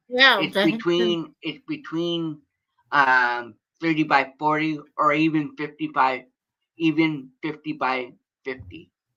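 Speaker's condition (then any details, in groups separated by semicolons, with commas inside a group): Cerebral palsy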